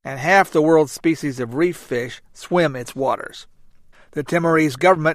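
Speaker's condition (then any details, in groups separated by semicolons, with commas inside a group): No condition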